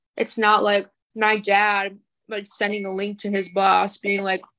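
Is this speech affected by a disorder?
No.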